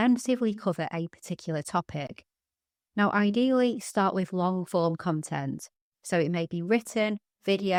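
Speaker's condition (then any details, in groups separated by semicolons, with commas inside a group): No condition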